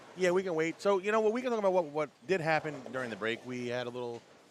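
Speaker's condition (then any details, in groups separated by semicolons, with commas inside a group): No condition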